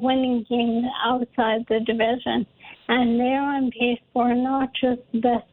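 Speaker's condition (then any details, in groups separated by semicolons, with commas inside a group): ALS; diagnosed a while back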